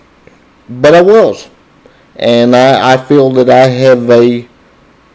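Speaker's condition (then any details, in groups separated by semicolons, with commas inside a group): Cerebral palsy, spastic diplegia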